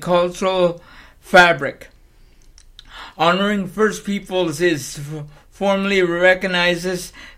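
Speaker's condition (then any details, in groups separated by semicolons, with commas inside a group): Cerebral palsy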